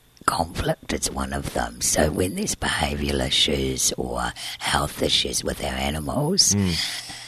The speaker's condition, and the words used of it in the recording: Tracheostomy. Yeah, well, as we said before, you know, people tend to be focused on how I sound rather than what I'm saying, so...